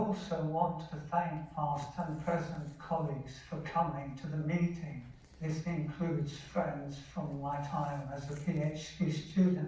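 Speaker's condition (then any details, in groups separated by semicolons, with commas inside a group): Motor neurone disease, speech-generating device; recently diagnosed, uses tablet text-to-speech; cannot speak, synthetic voice from own recordings, monotone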